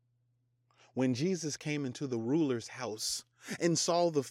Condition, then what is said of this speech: None; typical speech.